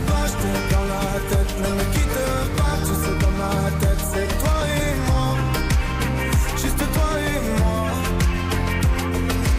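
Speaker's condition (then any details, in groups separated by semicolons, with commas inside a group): No condition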